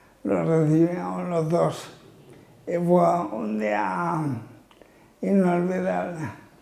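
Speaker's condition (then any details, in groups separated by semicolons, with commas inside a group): Amyotrophic lateral sclerosis (ela)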